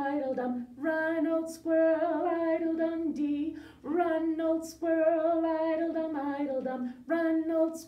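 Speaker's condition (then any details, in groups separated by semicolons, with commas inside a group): No condition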